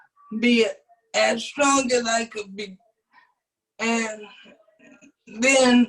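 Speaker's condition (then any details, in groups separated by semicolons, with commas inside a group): Cerebral palsy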